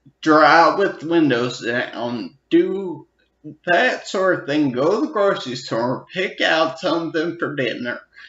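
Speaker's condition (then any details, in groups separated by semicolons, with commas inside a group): Non-traumatic brain injury (abscess)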